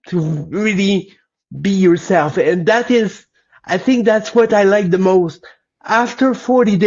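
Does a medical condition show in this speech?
Yes: cerebral palsy; lifelong.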